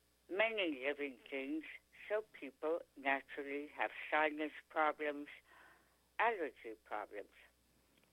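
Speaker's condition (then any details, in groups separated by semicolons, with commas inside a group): Tongue cancer; Dr. Oxford removed three quarters of tongue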